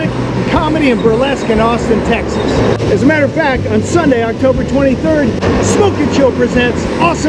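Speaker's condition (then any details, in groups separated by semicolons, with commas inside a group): No condition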